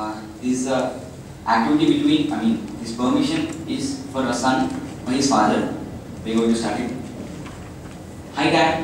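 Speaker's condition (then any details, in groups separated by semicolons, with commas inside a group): No condition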